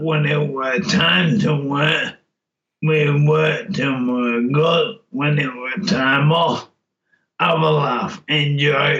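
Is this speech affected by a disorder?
Yes: motor neurone disease; speech change noticeable by time of diagnosis, frailer with weight loss then; mind still intact; cannot speak well.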